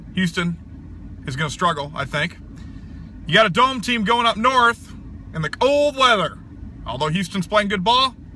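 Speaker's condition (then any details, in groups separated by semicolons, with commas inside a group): No condition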